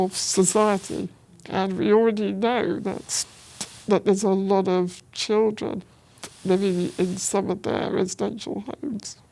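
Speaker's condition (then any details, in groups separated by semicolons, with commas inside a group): Spinal muscular atrophy; present from birth, progressive; ventilator user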